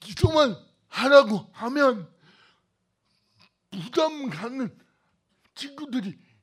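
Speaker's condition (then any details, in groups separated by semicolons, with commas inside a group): Cerebral palsy; two surgeries upcoming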